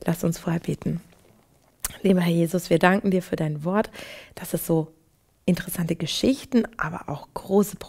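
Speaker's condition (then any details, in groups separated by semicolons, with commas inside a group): No condition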